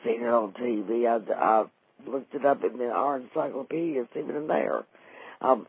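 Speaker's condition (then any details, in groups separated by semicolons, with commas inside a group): Vocal cord paralysis after stroke, unilateral vocal fold paralysis; more than 6 years after stroke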